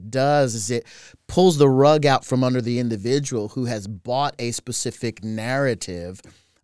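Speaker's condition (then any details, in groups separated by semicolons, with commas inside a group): No condition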